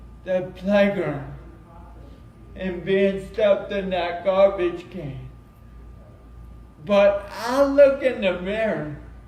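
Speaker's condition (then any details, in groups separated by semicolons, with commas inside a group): Cerebral palsy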